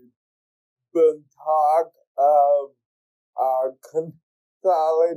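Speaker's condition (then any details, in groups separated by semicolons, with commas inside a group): Cerebral palsy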